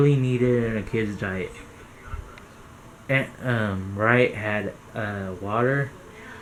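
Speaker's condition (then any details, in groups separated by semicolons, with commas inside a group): Cerebral palsy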